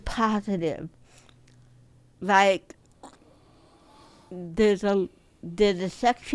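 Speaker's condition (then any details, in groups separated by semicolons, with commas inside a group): Cerebral palsy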